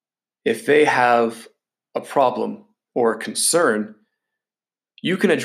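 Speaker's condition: No condition

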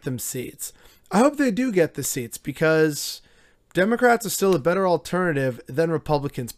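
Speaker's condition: No condition

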